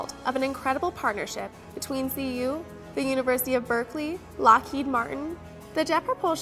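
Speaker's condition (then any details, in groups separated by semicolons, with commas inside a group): No condition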